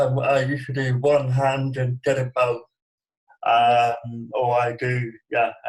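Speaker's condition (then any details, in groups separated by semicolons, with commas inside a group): Cerebral palsy; from birth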